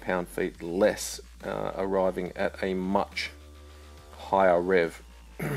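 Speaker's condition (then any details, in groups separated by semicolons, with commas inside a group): No condition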